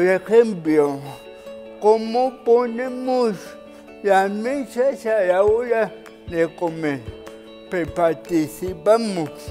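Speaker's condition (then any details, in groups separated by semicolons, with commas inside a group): Cerebral palsy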